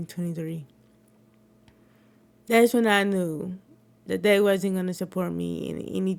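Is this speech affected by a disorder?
Yes: cerebral palsy; wheelchair user.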